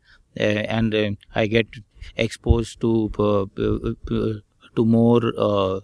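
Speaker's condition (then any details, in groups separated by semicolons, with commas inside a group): Stuttering; stuttering since birth, cause unknown, fluency shaping and reading practice in first two therapy sessions; Mumbai self-help group member, more comfortable speaking, says has found voice; stutters when speaking; repeated words, prolonged sounds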